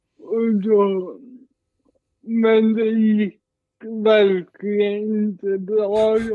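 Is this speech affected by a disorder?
Yes: cerebral palsy; present from birth, brain oxygen deprivation, heart not beating at delivery, mild.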